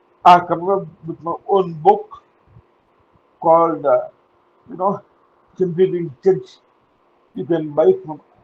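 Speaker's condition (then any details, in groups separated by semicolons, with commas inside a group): Cerebral palsy; uses wheelchair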